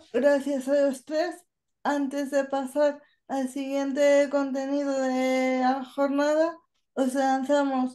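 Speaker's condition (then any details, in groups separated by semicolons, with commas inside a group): Cerebral palsy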